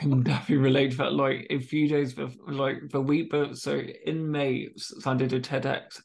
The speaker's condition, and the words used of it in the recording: Stuttering. Like when I'm in the zone at work or in certain settings, my stammer is absolutely fine.